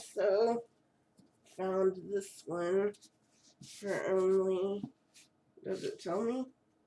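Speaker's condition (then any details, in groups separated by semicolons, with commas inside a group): Cerebral palsy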